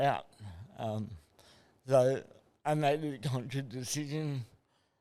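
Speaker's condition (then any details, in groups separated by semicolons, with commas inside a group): Cerebral palsy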